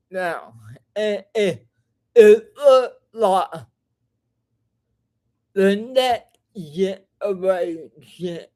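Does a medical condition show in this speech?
Yes: cerebral palsy.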